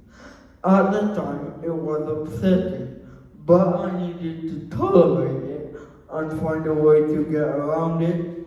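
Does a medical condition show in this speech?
Yes: cerebral palsy; wheelchair user.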